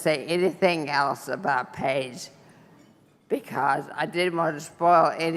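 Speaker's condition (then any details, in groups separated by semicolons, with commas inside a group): Brain injury; injury 20 years ago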